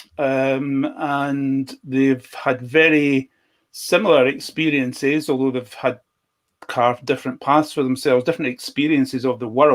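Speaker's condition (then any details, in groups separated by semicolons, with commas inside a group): No condition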